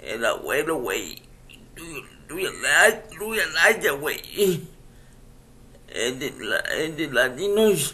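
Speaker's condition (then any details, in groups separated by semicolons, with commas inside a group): Cerebral palsy; speech affected by condition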